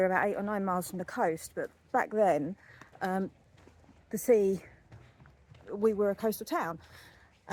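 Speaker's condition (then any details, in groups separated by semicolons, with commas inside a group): No condition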